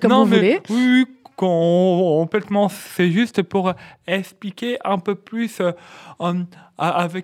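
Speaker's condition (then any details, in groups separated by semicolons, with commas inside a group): Stuttering; stuttering since age 4, first misdiagnosed as Gilles de la Tourette, cause hypothesized as several traumas; repeated sounds, prolonged sounds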